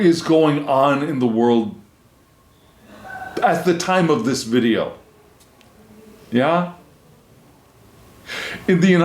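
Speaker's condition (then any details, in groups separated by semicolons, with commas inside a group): No condition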